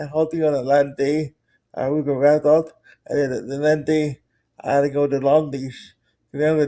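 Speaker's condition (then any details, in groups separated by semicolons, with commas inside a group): Cerebral palsy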